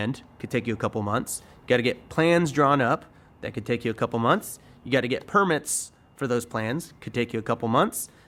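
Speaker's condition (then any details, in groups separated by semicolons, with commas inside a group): No condition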